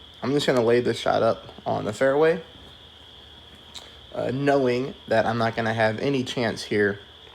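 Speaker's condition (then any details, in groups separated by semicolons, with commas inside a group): No condition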